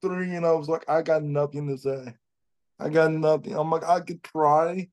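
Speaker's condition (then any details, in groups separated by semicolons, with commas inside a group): Cerebral palsy; jokes of having voice for print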